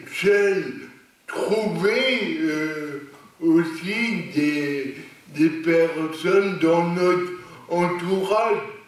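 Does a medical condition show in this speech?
Yes: cerebral palsy; lifelong, non-progressive.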